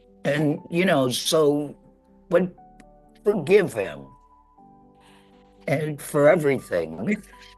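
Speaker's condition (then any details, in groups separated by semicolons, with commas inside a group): Laryngectomy; laryngectomy after throat cancer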